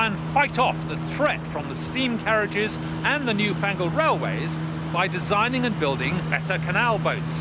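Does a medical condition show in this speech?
No.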